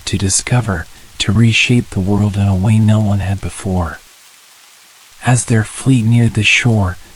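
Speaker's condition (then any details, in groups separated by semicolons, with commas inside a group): No condition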